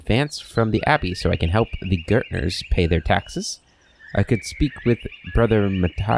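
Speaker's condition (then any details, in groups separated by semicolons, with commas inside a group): No condition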